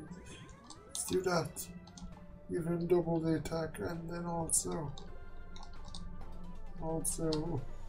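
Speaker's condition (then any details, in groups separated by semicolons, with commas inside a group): Quadriplegic cerebral palsy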